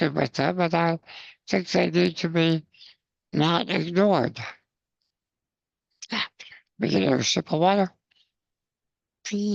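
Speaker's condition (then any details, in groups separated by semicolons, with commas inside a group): Spinal muscular atrophy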